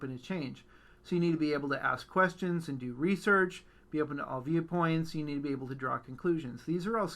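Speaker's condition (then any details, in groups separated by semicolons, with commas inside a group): No condition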